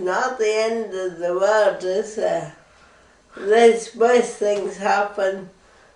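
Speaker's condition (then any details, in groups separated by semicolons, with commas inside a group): Multiple sclerosis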